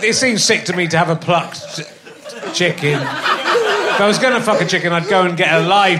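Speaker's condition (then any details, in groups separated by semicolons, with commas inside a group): No condition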